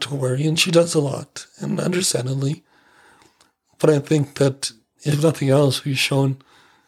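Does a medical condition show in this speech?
Yes: ALS; familial ALS, feeding tube surgery, lost use of one hand, aspiration pneumonia ER visit; 3 years since diagnosis, slow progression on tofersen in trial, reflux treated with domperidone; voice slightly altered, facial and jaw changes, no slurring, stuck secretions impair voice and swallowing, worse in dry Calgary, better when humid.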